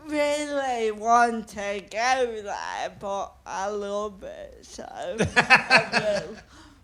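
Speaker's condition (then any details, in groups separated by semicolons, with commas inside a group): Cerebral palsy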